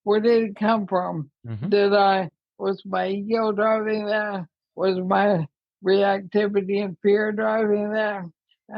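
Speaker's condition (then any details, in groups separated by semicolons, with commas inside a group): ALS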